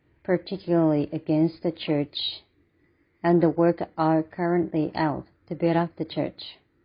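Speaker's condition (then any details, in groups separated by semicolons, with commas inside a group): No condition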